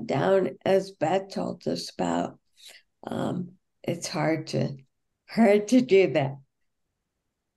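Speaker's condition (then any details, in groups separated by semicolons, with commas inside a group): Friedreich's ataxia; onset age 19; about 40 years since diagnosis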